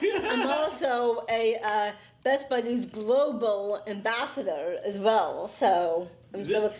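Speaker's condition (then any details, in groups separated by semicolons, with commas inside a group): Down syndrome; speech therapy in childhood with games and speech-related exercises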